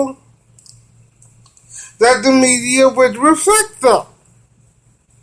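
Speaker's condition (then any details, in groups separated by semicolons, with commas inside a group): Cerebral palsy; from birth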